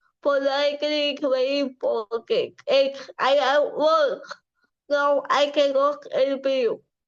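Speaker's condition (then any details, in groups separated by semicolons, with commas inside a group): Cerebral palsy; from birth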